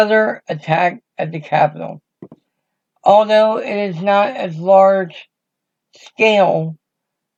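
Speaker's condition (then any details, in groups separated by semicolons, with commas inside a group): Cerebral palsy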